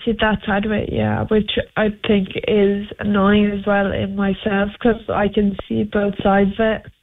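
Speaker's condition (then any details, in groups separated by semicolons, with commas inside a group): Friedreich's ataxia; progressive condition, worsening each day; awaiting HSE funding decision on Skyclarys by Biogen, wait almost two years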